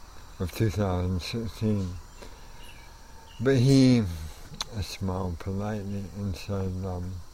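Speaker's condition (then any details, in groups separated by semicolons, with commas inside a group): ALS; already affecting voice, naturally soft-spoken, quiet voice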